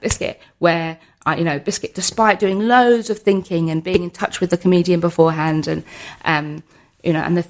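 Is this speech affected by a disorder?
Yes: Tourette's syndrome; noticeable multiple motor and vocal tics, intensified early 20s, wheelchair user, strapped in during stage performances; tics ongoing throughout conversation, unchanged since using wheelchair, continue when alone; hedgehog, sausage, cats interrupting speech, worse with heightened emotion, fluctuates unpredictably.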